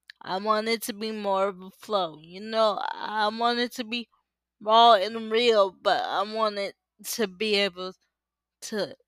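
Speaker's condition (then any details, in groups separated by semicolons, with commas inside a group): Cerebral palsy; uses power wheelchair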